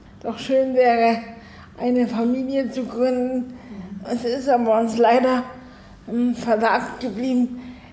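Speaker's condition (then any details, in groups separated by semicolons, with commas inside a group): Cerebral palsy, spastic, arms and legs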